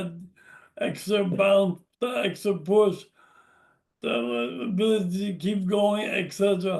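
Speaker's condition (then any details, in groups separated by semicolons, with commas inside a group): Brain injury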